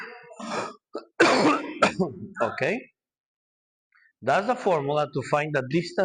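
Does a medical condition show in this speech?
No.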